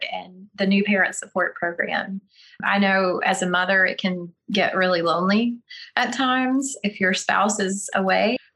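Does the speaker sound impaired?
No.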